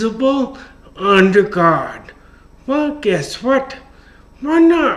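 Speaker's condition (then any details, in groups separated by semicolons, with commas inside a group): Traumatic brain injury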